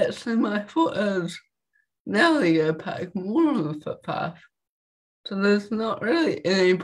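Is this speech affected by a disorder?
Yes: cerebral palsy; walks, no wheelchair.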